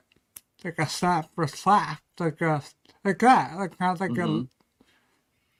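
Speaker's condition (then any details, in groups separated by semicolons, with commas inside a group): Ataxia; may slur speech, may sound drunk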